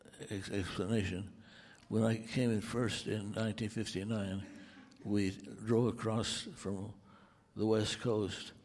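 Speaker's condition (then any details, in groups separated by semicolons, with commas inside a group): Parkinson's; over 14 years since onset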